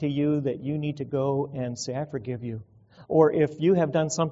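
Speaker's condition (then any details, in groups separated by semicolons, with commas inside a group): No condition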